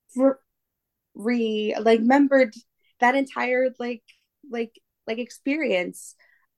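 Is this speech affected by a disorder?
Yes: stutter; stutter since childhood, brother also stutters, speech therapy from early age throughout k-12 schooling; no adult speech therapy, wears Etsy lanyard badge saying please wait, i have a stutter; frequent filler word like; here repeated sounds.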